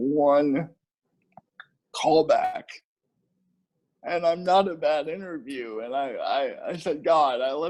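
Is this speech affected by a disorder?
Yes: cerebral palsy.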